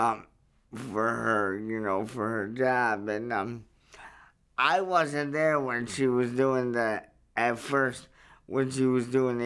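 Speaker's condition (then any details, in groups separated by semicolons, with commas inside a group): Cerebral palsy; verbal, able to speak up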